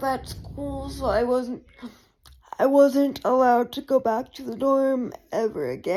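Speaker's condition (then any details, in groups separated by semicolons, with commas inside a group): Cerebral palsy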